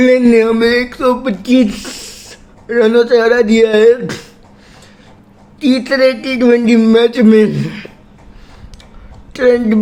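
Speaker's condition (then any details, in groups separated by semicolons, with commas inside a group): Cerebral palsy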